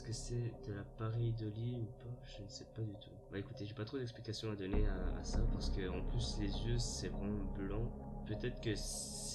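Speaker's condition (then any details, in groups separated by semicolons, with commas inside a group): No condition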